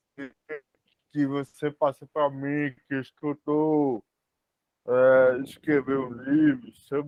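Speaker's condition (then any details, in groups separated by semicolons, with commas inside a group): Spastic cerebral palsy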